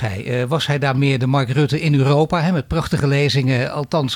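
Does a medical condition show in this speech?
No.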